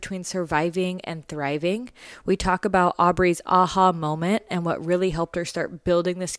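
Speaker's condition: No condition

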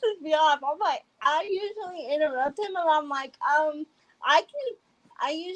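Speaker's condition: Cerebral palsy; high muscle tone in lower body

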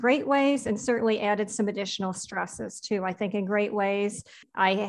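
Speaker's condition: Cleft palate; congenital cleft palate

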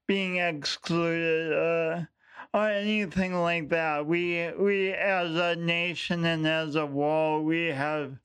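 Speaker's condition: Speech impediment; unique walk

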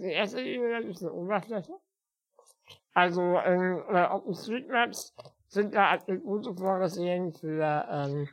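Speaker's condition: Spinal muscular atrophy; uses wheelchair

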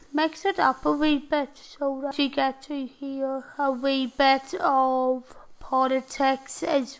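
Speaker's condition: Tracheostomy and ventilator dependent

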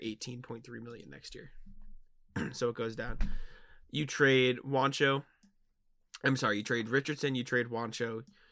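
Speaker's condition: No condition

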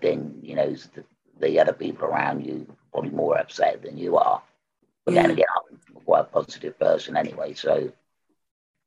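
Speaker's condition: Total laryngectomy; croaky voice five years before diagnosis, voice now very good, better than before, accent kept

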